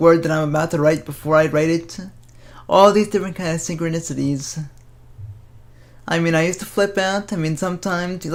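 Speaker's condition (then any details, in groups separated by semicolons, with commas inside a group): Cerebral palsy; speaks fast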